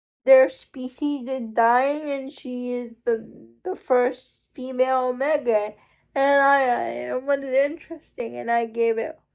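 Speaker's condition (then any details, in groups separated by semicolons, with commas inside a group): Cerebral palsy; uses wheelchair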